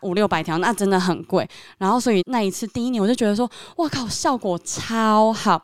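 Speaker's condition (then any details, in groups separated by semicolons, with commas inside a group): Submucous cleft palate; submucous cleft palate since childhood, former underbite, braces, insurance-covered orthognathic surgery advancing upper, retracting lower jaw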